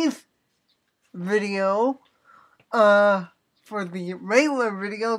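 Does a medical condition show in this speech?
Yes: cerebral palsy.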